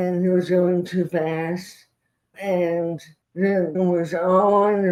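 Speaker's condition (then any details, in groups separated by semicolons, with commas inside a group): Traumatic brain injury; left arm spastic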